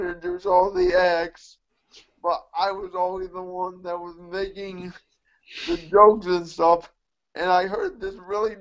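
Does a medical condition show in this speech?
Yes: cerebral palsy; mixed quadriplegia.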